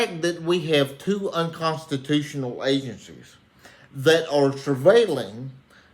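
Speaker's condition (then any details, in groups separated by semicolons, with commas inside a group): Cerebral palsy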